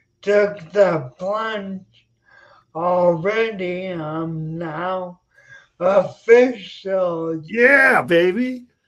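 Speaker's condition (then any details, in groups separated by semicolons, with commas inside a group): Spinocerebellar ataxia; genetic, progressive, brain stem atrophy, coordination and balance; onset at 26, slow progression, hand jerks; slightly staccato speech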